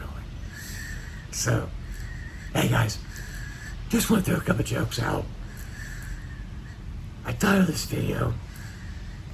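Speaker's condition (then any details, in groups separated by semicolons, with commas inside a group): Neck cancer with tracheostomy, speaking valve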